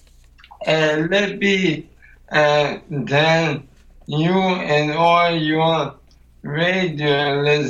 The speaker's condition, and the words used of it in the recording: ALS (motor neuron disease). And I like apologize about my voice and my bad English, but I have for the support my wife.